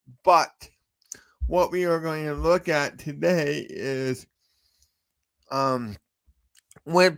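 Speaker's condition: Cerebral palsy; affects walk and speech

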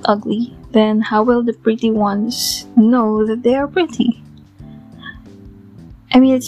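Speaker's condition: No condition

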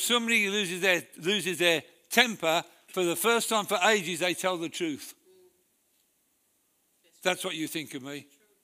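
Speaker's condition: Parkinson's disease; dragging foot

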